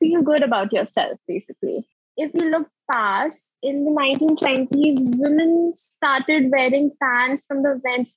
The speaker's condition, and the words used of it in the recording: No condition.